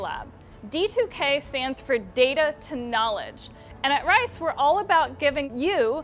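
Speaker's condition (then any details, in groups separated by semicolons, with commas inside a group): No condition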